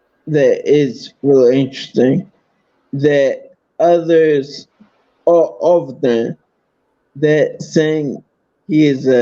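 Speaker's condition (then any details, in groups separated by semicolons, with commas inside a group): Multiple sclerosis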